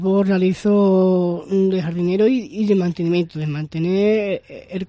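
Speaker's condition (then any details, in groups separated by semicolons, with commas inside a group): Down syndrome; extra chromosome 21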